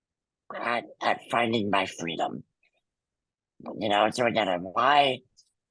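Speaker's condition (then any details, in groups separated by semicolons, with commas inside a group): Muscular dystrophy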